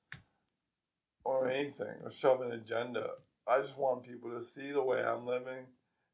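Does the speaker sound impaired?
Yes: ALS; progressive weakness, reduced athletic performance before diagnosis.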